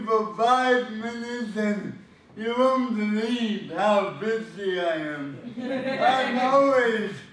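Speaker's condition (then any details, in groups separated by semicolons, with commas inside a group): Cerebral palsy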